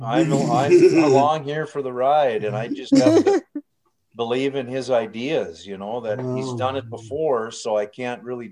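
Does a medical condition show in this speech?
No.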